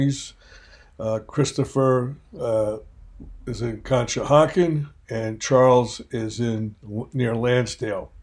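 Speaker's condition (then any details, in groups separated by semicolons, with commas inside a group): No condition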